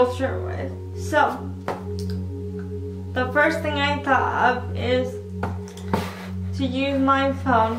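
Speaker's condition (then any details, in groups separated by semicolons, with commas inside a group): Cerebral palsy, spastic quadriplegic; all four limbs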